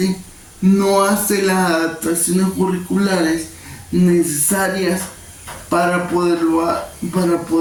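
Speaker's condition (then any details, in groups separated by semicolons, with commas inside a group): Cerebral palsy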